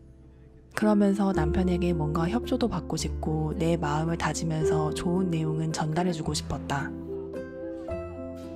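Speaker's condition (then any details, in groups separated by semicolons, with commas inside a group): No condition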